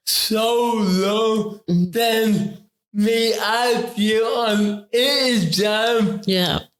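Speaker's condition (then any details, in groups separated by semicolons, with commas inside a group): Ataxic cerebral palsy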